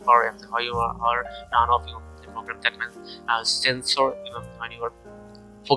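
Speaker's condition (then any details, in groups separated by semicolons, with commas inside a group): No condition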